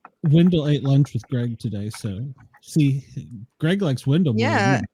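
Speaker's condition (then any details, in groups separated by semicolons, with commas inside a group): No condition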